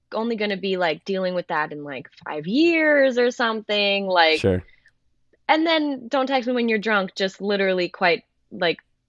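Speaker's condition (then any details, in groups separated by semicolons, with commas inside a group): No condition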